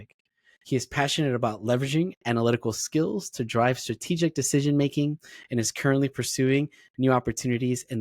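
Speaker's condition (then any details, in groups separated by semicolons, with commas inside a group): No condition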